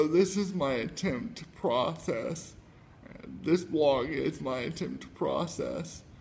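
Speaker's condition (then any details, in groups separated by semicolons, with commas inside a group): Cerebral palsy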